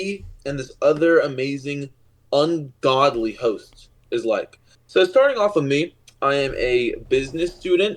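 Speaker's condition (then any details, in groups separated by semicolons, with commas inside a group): No condition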